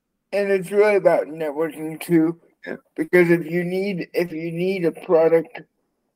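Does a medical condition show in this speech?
Yes: cerebral palsy; from birth, wheelchair user, $100 Amazon manual chair as travel backup.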